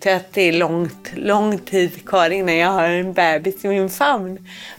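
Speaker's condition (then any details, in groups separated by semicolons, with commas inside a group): Cerebral palsy; born without heartbeat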